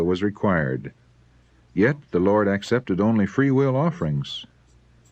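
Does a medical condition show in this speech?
No.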